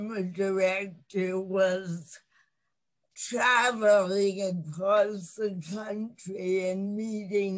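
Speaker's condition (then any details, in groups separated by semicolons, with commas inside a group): Cerebral palsy; lifelong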